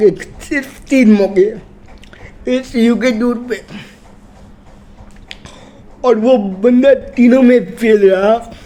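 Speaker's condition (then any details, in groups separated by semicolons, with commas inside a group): Cerebral palsy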